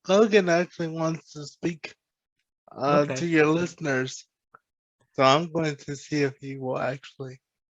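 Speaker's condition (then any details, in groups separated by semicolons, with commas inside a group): Cerebral palsy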